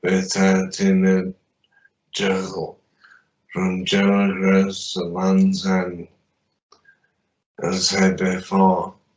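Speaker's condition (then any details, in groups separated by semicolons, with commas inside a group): Traumatic brain injury; limb injuries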